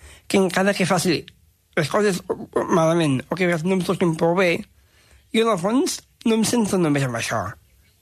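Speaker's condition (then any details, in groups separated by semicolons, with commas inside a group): Down syndrome; extra chromosome; expresses himself in own way and own words, dislikes being corrected, very talkative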